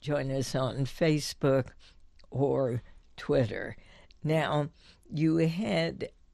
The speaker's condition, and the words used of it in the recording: Spasmodic dysphonia. Now, that might be called a kind of paralysis of the vocal cords stemming from incorrect messages from the basal ganglia